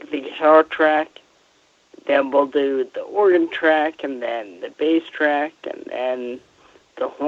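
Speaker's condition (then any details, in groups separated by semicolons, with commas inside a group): Friedreich's ataxia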